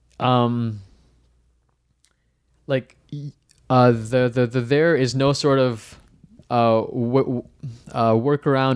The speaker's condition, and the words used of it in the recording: Stuttering. I feel like I hearing some voluntary stuttering, which I absolutely